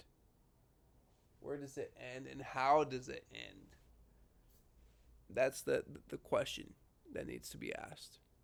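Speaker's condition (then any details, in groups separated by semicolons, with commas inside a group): No condition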